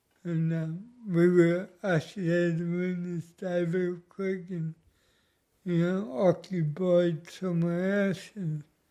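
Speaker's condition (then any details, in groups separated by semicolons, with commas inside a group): Cerebral palsy; speech noticeably affected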